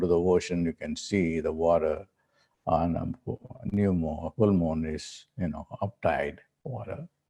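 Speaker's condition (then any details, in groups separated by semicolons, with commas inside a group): No condition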